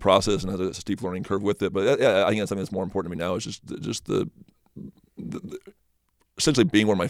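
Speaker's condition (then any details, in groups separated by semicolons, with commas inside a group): Stutter; stutter first noticed in high school, magnified on mission while learning Spanish; past speech therapists helped a little, detailed preparation learned from coach Lewis at Lone Peak; trips over words, can't get words out off the cuff, less when prepared, confident; repeated sounds, prolonged sounds, blocks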